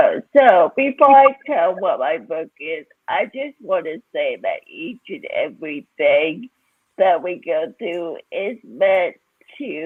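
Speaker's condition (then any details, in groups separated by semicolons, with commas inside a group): Cerebral palsy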